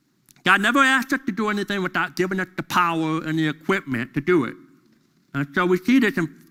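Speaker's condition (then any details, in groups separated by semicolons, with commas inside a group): Deafness; deaf during school years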